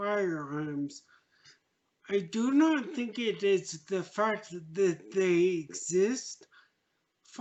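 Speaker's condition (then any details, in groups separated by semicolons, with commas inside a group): Traumatic brain injury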